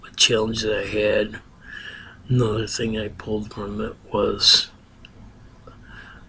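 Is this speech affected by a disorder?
Yes: ataxia.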